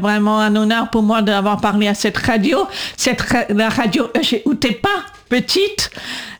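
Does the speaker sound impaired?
Yes: deaf from birth; congenital deafness; atypical voice, speech recognition struggles to understand, 20 years speech therapy, lpc coder in class.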